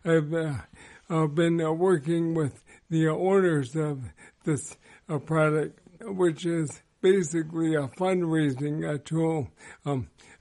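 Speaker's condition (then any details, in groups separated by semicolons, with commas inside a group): ALS; progressive motor neuron disease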